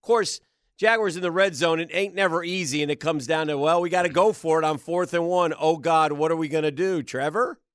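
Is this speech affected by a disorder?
No.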